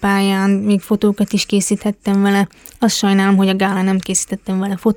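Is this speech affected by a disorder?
Yes: hearing impairment; competes in deaf athletics at the Deaflympics; tried signing with japanese sign-language users at the competition.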